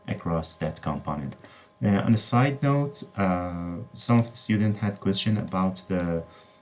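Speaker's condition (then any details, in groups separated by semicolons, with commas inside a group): No condition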